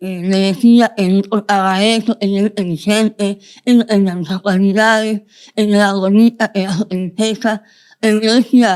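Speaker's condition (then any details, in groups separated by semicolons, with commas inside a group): Moebius syndrome, congenital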